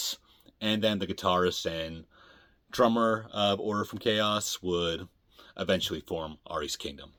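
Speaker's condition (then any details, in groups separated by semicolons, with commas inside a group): No condition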